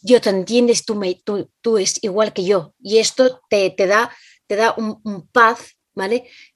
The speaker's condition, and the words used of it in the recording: Aphasia. No puedo hablar bien, ¿vale?